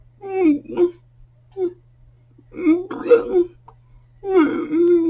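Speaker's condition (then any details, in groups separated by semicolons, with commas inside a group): Cerebral palsy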